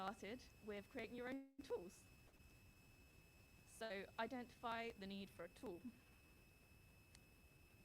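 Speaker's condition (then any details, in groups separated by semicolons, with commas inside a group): No condition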